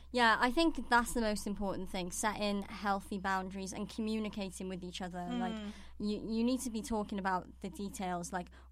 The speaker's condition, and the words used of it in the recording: Cleft palate. Oh, I just had a frog in my throat.